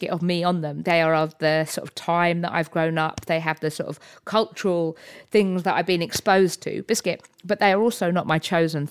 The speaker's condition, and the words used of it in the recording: Tourette syndrome. And it was recording these tics, can be very simple noises or single words, or can be really long and complicated sentences.